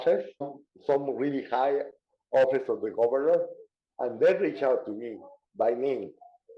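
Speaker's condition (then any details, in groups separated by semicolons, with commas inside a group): Cerebral palsy; diagnosed in childhood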